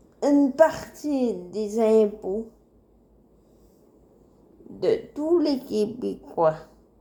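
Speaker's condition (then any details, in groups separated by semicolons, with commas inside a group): Cerebral palsy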